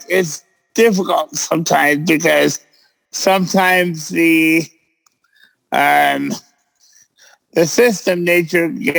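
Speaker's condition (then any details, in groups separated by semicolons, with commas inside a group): Cerebral palsy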